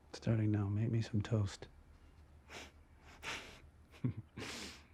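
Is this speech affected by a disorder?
No.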